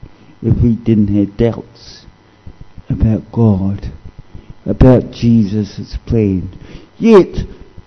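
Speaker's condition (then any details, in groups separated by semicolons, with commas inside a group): Cerebral palsy; discovered at age 2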